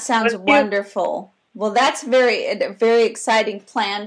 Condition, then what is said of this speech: None; typical speech.